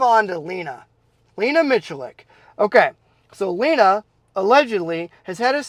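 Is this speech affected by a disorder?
No.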